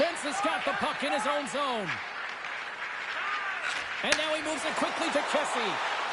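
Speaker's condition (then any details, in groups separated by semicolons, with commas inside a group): No condition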